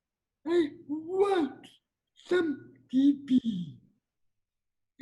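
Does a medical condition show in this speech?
Yes: cerebral palsy; speech a little different.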